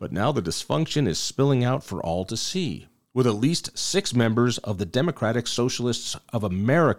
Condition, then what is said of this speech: None; typical speech.